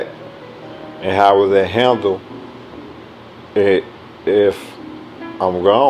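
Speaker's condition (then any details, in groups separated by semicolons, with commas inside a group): ALS; speech progressively lost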